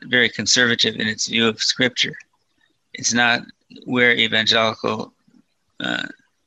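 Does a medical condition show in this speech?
Yes: Parkinson's disease, mild.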